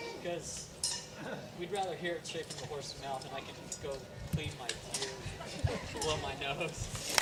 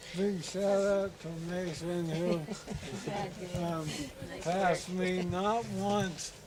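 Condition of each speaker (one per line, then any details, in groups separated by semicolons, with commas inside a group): No condition
ALS, bulbar onset; voice onset, spread to hands; voice affected first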